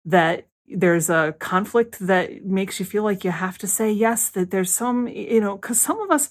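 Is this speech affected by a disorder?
No.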